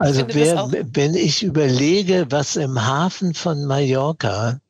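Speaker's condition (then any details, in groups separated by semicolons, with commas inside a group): Parkinson's disease; family doctor blamed stage fright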